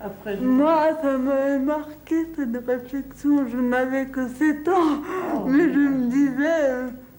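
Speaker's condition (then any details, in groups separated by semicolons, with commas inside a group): Cerebral palsy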